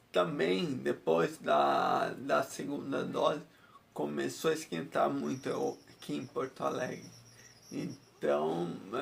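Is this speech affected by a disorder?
Yes: multiple sclerosis; relapsing-remitting, past arm and leg movement loss, recovered with treatment; about 19 years since diagnosis, fatigue.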